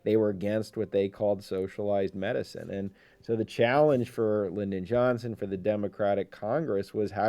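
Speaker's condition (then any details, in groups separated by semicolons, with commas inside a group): No condition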